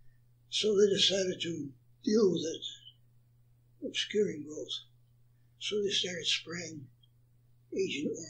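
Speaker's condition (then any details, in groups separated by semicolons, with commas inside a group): Parkinson's; attributed to Agent Orange exposure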